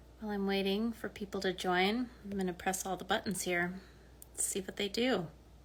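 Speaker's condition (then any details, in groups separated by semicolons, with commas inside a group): No condition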